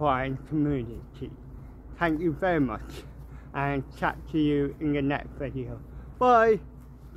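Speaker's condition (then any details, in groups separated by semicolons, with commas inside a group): Cerebral palsy; mild, ataxic type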